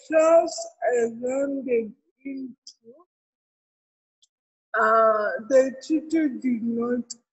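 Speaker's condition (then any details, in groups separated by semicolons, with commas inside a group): Cerebral palsy; therapy since six months old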